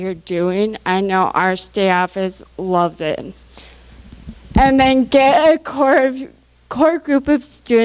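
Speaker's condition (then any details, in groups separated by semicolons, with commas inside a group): Cerebral palsy; from birth, intellectual disability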